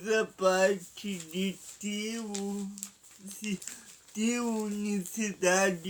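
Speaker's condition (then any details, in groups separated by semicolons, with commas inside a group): Paralysis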